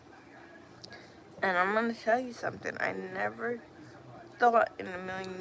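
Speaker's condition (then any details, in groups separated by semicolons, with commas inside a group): Cerebral palsy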